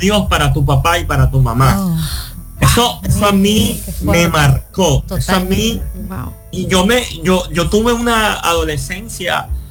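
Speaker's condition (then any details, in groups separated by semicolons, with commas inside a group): Cleft lip and palate; born with no chance of speaking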